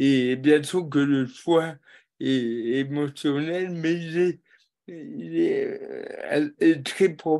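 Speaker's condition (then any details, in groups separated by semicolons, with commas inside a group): Cerebral palsy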